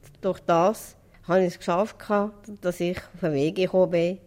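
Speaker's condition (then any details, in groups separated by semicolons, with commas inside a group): Down syndrome; trisomy 21, present from birth; age 38, independent in daily life, difficulty with numbers and arithmetic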